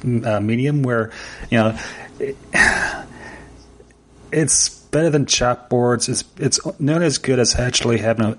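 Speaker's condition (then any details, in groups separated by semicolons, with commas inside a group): Stutter and slurred speech; speech impediment since childhood; sometimes stutters, sometimes slurs words, butchers unfamiliar names, frequent filler 'so'; repeated words, prolonged sounds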